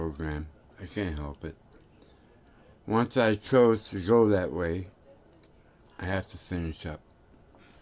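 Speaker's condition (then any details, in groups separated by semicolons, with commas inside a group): Tongue cancer; tongue tumor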